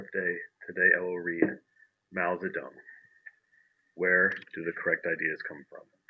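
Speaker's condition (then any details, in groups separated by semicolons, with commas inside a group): No condition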